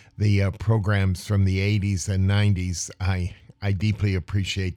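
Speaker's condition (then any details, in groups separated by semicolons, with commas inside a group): No condition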